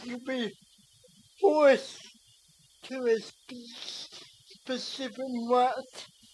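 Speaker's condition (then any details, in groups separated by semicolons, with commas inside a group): Cerebral palsy; speech affected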